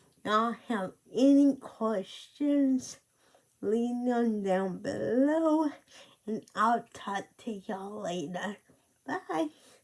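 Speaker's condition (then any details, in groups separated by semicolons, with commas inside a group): Cerebral palsy; speech affected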